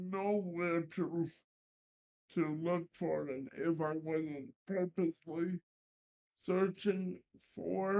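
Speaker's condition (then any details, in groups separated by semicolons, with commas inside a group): Cerebral palsy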